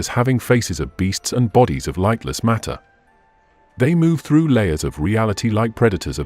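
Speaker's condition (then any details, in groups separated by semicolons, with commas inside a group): No condition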